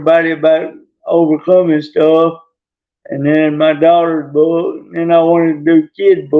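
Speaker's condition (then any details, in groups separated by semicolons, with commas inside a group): Traumatic brain injury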